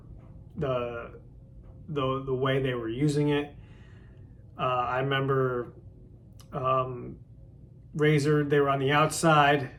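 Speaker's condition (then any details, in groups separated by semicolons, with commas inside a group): No condition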